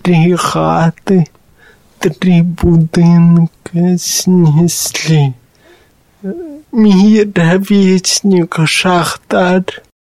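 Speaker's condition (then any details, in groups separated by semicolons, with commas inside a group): Cerebral palsy; speech defect noticeable to others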